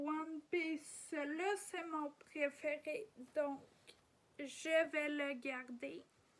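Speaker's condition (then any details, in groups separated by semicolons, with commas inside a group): Ataxia; degenerative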